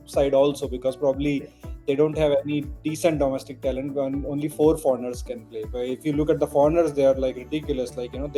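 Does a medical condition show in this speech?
No.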